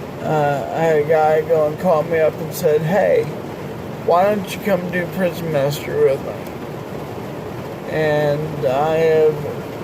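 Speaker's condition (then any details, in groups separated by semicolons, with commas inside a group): Multiple sclerosis; relapsing-remitting, now progressive; uses a chair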